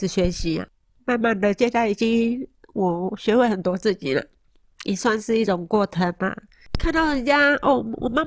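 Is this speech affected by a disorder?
Yes: moderate-to-severe hearing loss; wears hearing aids, car accident with seven days bedridden, rehabilitation to dance again; hearing aid taken off during recording and held to microphone, then only sees lips moving.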